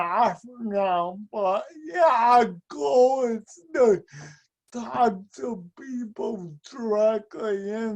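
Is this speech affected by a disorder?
Yes: speech and mobility impairment.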